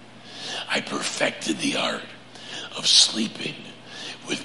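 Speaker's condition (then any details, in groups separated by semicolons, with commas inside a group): Laryngeal cancer; deep raspy 'Batman voice'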